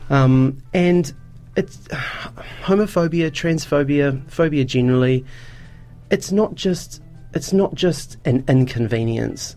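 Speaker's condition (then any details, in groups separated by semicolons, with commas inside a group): No condition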